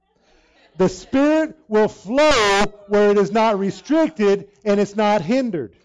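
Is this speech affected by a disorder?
No.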